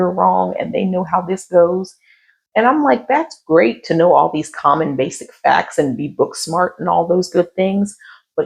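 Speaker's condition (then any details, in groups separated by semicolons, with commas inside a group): No condition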